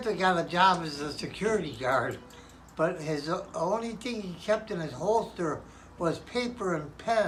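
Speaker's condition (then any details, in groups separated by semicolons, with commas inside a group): Parkinson's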